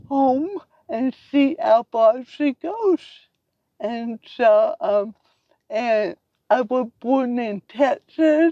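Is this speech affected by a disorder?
Yes: cerebral palsy; from birth.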